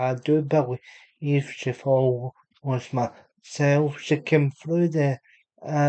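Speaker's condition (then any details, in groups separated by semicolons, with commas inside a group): Cerebral palsy; unable to walk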